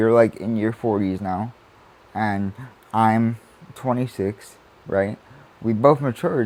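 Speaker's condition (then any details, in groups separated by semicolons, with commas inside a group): Cerebral palsy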